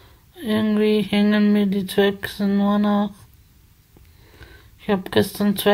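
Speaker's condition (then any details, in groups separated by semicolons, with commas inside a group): Spasticity from birth; multiple sclerosis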